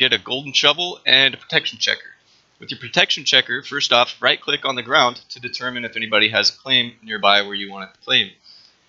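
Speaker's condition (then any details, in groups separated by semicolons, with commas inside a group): No condition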